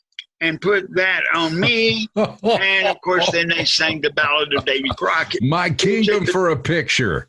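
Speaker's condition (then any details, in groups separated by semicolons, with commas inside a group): Cerebral palsy, severe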